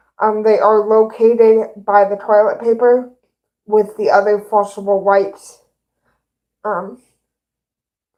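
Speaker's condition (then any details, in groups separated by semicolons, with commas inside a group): Cerebral palsy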